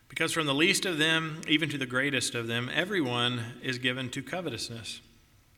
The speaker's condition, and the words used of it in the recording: No condition.